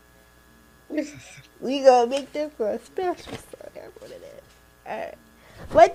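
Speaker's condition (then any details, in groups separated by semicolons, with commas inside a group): Cerebral palsy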